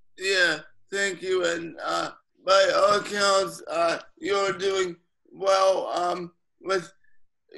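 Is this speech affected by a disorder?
Yes: cerebral palsy; clenched fist, unsteady walk; occasional speech trouble, improving, voice struggles.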